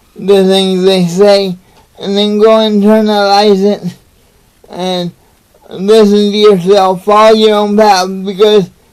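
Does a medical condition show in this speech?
Yes: cerebral palsy.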